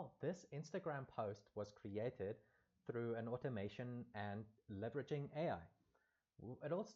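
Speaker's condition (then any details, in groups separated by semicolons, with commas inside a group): No condition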